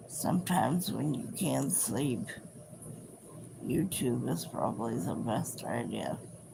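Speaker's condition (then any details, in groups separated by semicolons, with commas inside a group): Cerebral palsy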